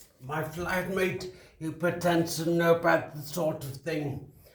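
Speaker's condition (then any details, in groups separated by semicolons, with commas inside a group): Traumatic brain injury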